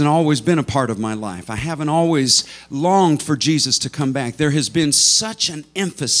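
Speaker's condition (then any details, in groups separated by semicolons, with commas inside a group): No condition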